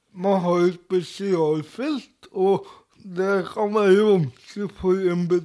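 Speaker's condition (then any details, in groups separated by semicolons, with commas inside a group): Cerebral palsy; speech difficulties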